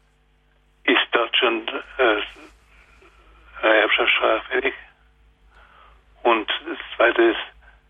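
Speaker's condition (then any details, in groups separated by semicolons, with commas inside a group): Parkinson's disease, severe; advanced stage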